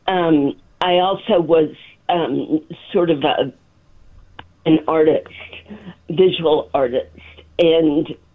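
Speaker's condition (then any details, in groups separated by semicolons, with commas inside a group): Spasmodic dysphonia; spasmodic dysphonia for a short time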